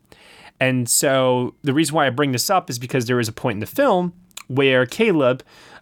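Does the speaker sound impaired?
No.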